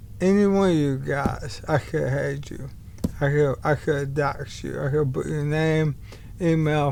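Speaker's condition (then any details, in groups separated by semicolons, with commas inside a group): ALS; bulbar-upper onset, tongue, arms, chest, spreading to diaphragm; confirmed, pulmonary specialist, only half a breath; speech degraded, barely able to talk, half-breath capacity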